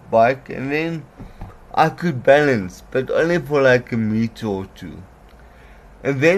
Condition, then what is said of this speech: Cerebral palsy. There's certain letters I can't properly pronounce, so it comes out flat.